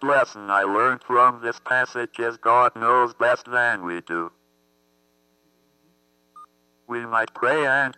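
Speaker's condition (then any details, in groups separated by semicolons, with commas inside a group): Athetoid cerebral palsy; thumb surgery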